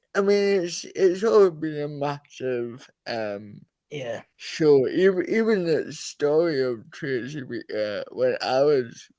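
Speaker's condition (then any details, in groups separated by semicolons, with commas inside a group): Cerebral palsy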